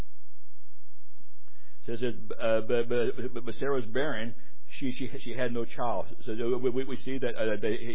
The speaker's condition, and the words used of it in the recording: Stuttering. And I thought, well, I'm not stuttering, so it's not that.